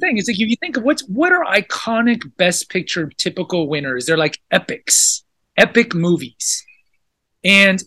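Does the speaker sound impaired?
No.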